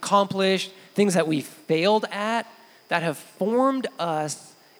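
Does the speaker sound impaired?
No.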